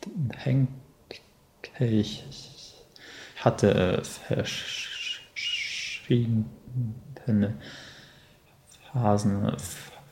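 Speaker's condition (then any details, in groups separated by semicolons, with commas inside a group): Stuttering; stuttering since primary school, grandfather stutters, mother stutters very slightly; ongoing at 27, has worked much on stuttering, severity varies day to day; blocks from slight to very strong, strong blocks cramp whole upper body, repetitions, fillers, singing freer; repeated words, prolonged sounds, blocks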